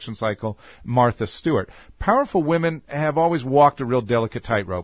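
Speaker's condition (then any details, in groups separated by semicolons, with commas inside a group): No condition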